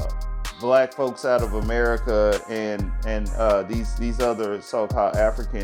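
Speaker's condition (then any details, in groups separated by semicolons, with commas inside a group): No condition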